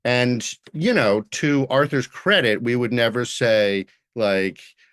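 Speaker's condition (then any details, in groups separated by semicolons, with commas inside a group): No condition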